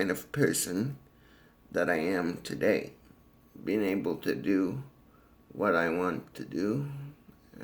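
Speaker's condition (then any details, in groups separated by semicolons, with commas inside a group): Cerebral palsy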